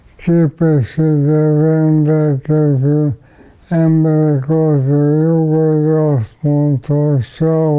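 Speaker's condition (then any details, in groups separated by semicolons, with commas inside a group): ALS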